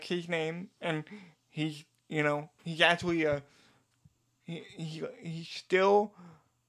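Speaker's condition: Cerebral palsy; diagnosed at age 2

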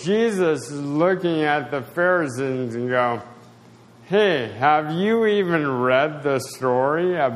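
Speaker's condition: Spasticity, mild

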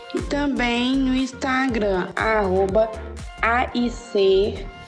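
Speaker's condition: Down syndrome; trisomy 21, congenital, childhood therapies, private lessons, extra support at school and university

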